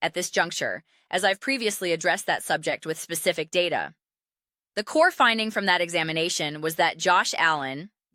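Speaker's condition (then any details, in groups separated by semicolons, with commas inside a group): No condition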